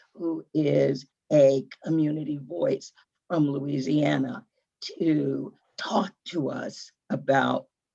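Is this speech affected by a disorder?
No.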